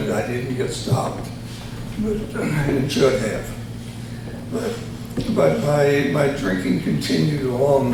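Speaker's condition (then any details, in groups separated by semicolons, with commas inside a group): Tongue cancer surgery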